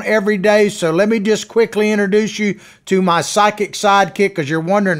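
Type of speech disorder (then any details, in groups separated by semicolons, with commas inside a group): None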